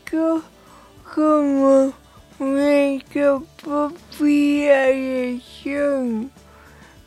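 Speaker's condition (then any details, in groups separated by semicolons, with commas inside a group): Cerebral palsy; brief fragmented answers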